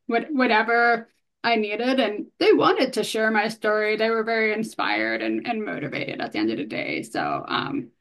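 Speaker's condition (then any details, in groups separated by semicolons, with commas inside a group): Hearing loss, bilateral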